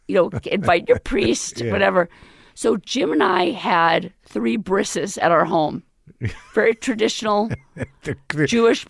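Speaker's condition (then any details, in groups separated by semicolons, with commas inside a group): Left vocal cord paralysis, left unilateral; recent type 1 thyroplasty with implant joining cords, may need another surgery, still hard to swallow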